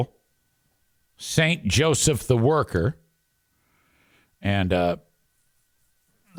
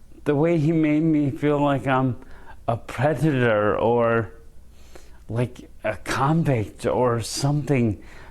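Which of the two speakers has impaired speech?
The second: ALS; diagnosed a year ago; speech affected.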